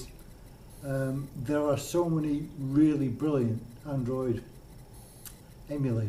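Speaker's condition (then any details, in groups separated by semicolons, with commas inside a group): Motor neurone disease; one fall since diagnosis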